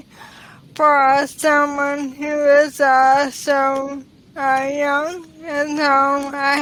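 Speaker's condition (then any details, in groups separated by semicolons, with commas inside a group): ALS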